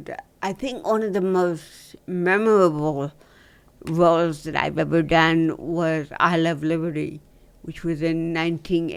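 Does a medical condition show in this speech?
Yes: dystonia.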